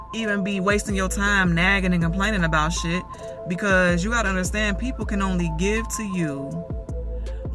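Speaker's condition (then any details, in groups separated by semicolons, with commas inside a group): No condition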